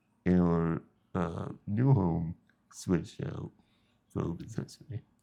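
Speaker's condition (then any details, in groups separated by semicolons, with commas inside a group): Spinal muscular atrophy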